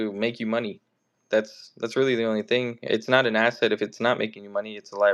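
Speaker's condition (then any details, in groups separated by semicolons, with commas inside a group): No condition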